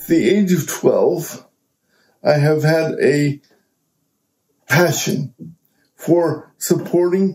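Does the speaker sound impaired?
Yes: cerebral palsy; present from birth, uses power wheelchair.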